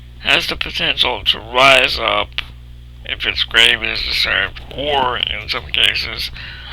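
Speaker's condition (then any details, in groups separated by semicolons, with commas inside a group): Cerebral palsy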